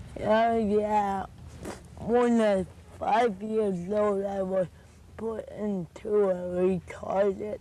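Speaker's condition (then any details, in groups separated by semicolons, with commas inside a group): Cerebral palsy; speech improved over past year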